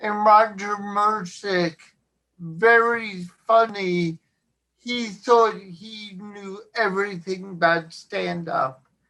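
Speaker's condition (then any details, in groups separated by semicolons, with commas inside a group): Cerebral palsy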